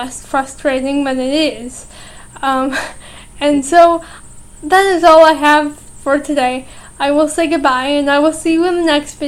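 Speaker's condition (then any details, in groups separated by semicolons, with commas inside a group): Cerebral palsy, mild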